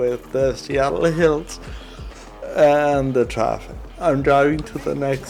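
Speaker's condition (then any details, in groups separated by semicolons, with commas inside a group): Cerebral palsy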